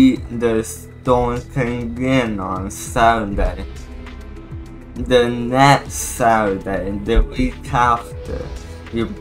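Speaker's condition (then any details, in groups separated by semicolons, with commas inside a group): Cerebral palsy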